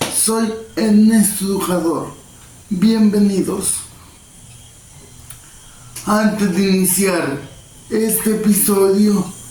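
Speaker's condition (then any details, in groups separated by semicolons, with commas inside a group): Cerebral palsy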